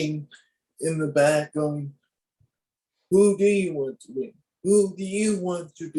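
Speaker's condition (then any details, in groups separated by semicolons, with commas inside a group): Cerebral palsy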